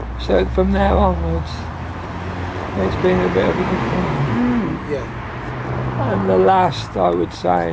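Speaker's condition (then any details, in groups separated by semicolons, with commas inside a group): Motor neurone disease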